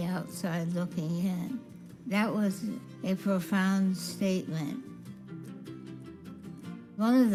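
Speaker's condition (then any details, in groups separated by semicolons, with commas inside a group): Parkinson's disease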